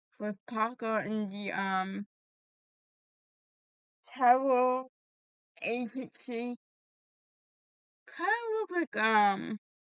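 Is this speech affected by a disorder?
Yes: cerebral palsy.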